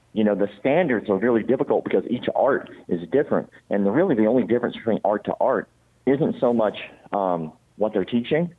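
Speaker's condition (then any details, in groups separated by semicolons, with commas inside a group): Cleft palate; congenital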